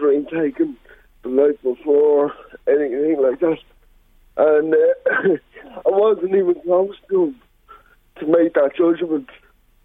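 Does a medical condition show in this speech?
Yes: cerebral palsy; visibly apparent disability; slurred speech, often mistaken for drunkenness.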